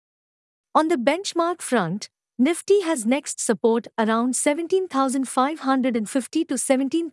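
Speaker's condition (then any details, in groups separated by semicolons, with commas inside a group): No condition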